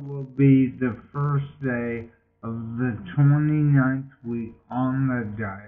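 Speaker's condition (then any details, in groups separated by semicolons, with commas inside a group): Multiple sclerosis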